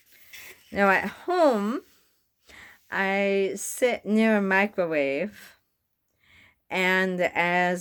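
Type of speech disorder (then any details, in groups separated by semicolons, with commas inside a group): Bulbar dysarthria; bulbar onset ALS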